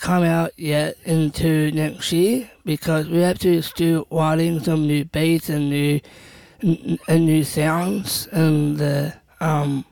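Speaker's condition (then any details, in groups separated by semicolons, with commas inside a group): Down syndrome; not always understood by others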